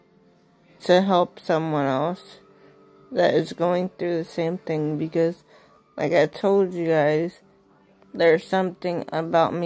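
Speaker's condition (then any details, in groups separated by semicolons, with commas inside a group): Cerebral palsy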